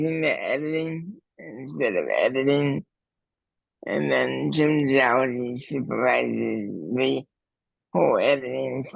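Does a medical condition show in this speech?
Yes: cerebral palsy.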